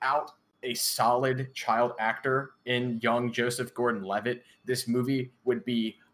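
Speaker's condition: No condition

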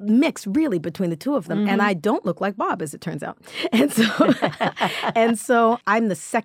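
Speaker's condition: No condition

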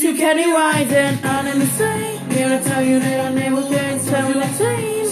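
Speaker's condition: No condition

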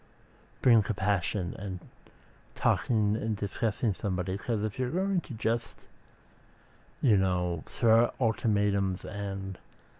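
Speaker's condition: Speech impediment

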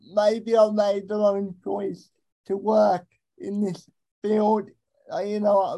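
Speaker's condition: Cerebral palsy; arms affected

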